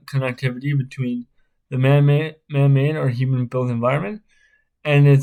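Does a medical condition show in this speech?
Yes: spastic cerebral palsy.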